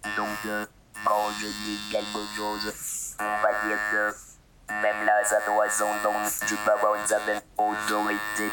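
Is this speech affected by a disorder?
Yes: total pharyngolaryngectomy; speaks with laryngophone electrolarynx, speech therapy since january for oro-oesophageal voice, phonatory prosthesis asked about.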